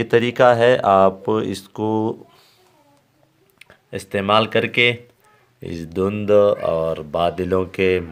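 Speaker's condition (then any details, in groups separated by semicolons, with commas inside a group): No condition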